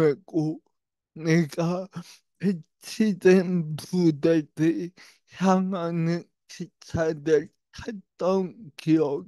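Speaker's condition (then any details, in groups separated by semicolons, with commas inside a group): Brain lesion disability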